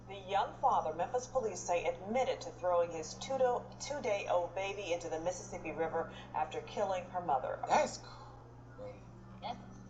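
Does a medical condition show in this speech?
No.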